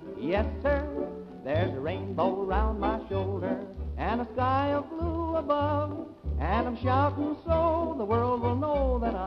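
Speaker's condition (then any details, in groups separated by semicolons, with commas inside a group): No condition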